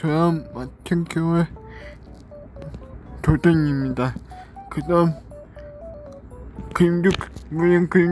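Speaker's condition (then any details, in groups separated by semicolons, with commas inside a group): Cerebral palsy; brain lesion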